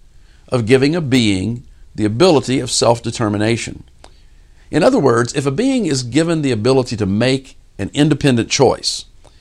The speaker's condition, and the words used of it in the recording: No condition.